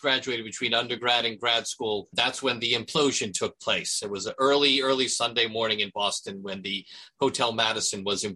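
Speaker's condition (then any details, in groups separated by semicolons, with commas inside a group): No condition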